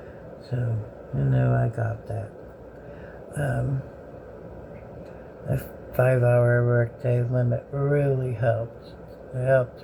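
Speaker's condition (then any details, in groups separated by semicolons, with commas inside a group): Bell's palsy; severe left-sided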